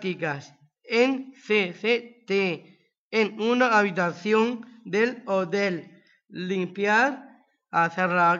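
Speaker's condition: Down syndrome; age 20

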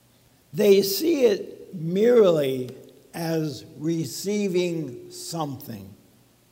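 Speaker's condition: ALS; talks funny, speech sounds abnormal

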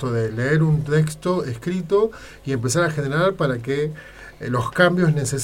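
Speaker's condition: No condition

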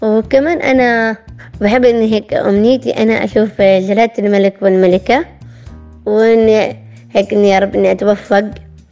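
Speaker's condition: Down syndrome; Down syndrome from birth, born premature, heart stopped at birth, on ventilator as newborn

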